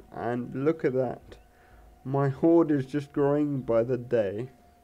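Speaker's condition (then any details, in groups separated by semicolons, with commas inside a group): Cerebral palsy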